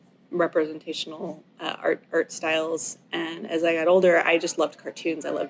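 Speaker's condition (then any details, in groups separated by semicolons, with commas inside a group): No condition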